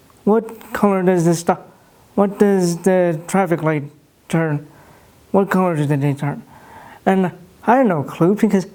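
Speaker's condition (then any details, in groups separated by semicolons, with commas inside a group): Cerebral palsy; no speech therapy, some words hard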